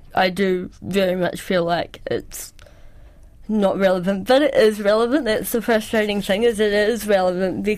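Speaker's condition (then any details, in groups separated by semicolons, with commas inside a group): Cerebral palsy; cerebral palsy since childhood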